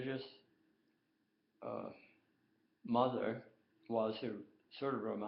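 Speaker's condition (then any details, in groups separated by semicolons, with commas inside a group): Tongue cancer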